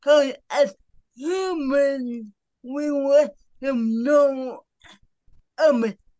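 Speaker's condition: Cerebral palsy; present from birth, uses power wheelchair; affects speech, noticeably

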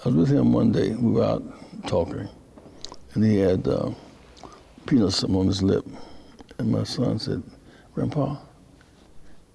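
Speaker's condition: Parkinson's disease; speech therapy

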